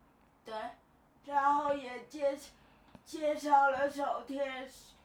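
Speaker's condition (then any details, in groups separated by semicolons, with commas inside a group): Cerebral palsy; only mouth and eyes relatively mobile, rest of body not mobile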